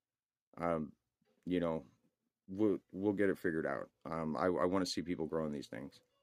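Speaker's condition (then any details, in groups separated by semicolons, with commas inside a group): No condition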